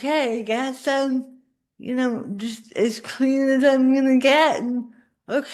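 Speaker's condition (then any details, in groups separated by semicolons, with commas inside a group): Cerebral palsy; spasticity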